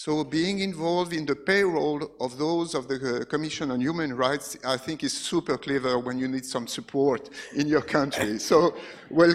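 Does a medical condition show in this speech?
No.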